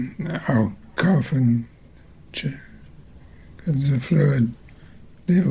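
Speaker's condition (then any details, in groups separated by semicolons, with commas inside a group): Multiple system atrophy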